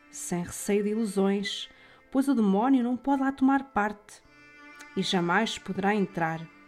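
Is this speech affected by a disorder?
No.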